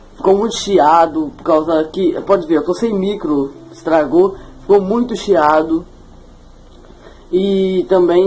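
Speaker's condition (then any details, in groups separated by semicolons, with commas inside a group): No condition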